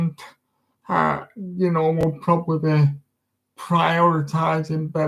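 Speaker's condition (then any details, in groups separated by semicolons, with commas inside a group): Disability affecting speech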